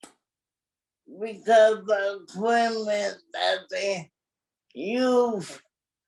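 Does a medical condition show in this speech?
Yes: cerebral palsy; from birth.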